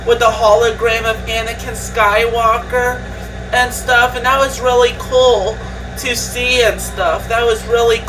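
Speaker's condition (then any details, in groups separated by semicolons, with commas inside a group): No condition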